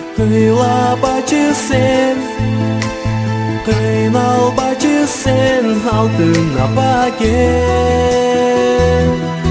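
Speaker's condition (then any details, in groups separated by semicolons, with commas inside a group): No condition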